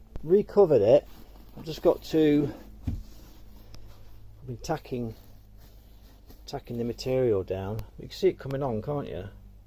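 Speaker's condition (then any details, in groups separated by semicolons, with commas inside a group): No condition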